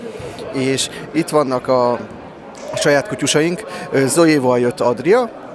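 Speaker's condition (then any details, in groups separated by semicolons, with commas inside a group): No condition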